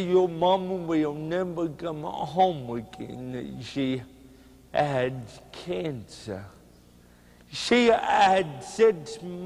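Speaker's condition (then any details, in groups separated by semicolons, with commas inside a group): Cerebral palsy; speech hard to understand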